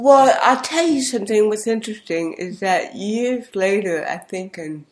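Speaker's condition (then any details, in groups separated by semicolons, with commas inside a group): Cerebral palsy; speech therapy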